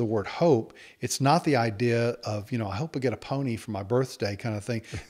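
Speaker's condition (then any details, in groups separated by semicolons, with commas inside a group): No condition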